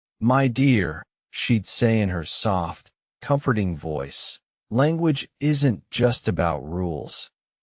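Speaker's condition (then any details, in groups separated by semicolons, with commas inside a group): No condition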